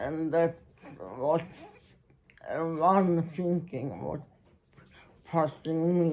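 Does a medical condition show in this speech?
Yes: muscular Parkinson.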